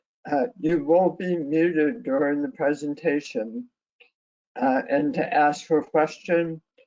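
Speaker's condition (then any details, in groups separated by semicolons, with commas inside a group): Head and neck cancer; left vagus nerve severed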